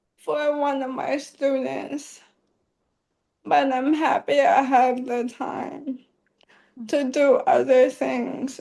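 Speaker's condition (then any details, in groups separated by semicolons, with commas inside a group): ALS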